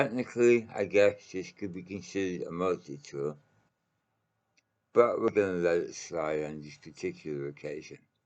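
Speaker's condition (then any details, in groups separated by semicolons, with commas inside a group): Mouth cancer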